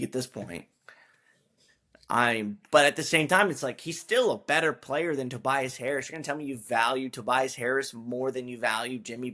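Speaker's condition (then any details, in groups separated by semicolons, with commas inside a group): No condition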